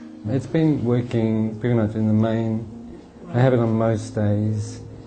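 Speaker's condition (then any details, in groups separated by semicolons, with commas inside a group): Motor neurone disease; voice worsening, breathing stable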